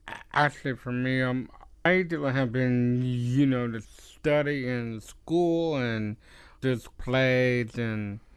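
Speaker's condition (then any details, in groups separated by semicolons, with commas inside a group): Down syndrome; genetic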